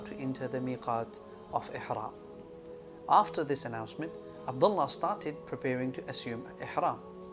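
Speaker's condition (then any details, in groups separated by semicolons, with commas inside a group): No condition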